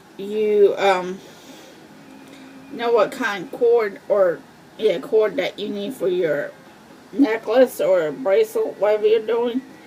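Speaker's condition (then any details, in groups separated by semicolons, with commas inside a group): Cerebral palsy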